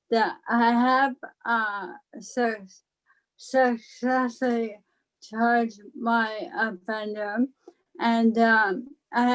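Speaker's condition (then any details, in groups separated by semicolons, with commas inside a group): ALS; slight speech impairment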